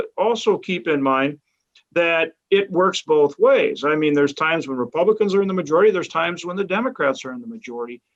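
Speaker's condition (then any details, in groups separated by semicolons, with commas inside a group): No condition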